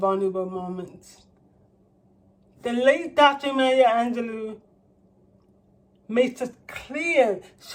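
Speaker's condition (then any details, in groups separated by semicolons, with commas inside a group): Cerebral palsy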